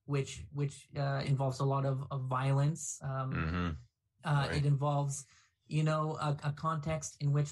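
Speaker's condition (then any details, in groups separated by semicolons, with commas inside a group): No condition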